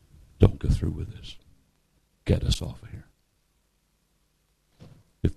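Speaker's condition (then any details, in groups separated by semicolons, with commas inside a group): No condition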